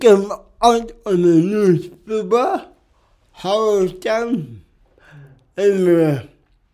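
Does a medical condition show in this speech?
Yes: cerebral palsy; speech can be hard sometimes.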